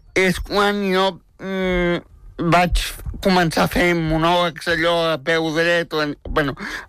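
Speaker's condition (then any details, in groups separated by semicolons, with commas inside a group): Spastic tetraplegic cerebral palsy; premature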